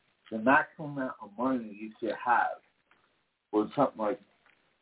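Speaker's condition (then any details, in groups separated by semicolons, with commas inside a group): Damaged vocal cord; about 40 years since injury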